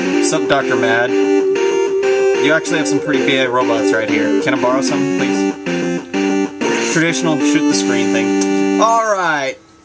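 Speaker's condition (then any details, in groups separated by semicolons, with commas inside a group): No condition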